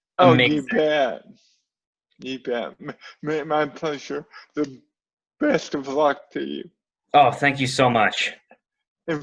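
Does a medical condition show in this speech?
Yes: cerebral palsy.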